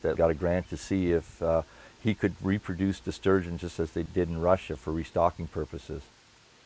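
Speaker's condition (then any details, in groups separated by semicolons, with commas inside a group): No condition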